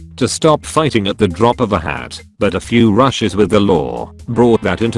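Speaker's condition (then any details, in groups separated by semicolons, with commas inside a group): No condition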